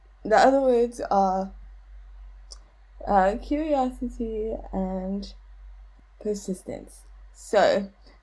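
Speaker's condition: Cerebral palsy; age 29

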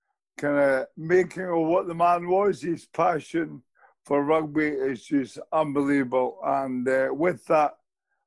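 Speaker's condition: Motor neurone disease; nearly 4 years since diagnosis, needs help showering, feeding and dressing, still walks, gym, climbs stairs

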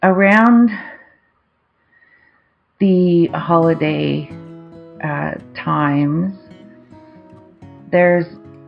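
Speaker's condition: Aphasia after stroke; aphasia getting a lot better, choir singing lost with aphasia

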